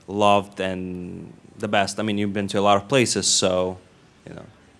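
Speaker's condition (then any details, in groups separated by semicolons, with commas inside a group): No condition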